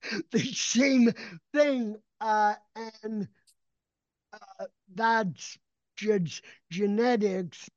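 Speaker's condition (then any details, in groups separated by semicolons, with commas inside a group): Cerebral palsy; gait severely affected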